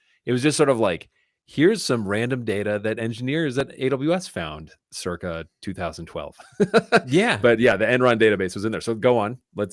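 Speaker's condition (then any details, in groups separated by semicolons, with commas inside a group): No condition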